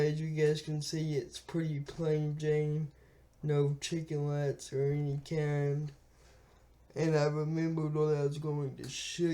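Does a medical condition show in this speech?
Yes: cerebral palsy.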